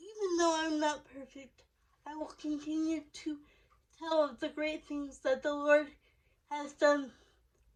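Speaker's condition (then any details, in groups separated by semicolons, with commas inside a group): Cerebral palsy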